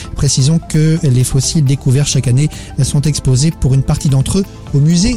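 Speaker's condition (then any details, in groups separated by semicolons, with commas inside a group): No condition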